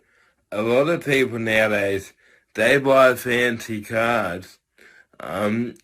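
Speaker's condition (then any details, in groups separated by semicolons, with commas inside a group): Cerebral palsy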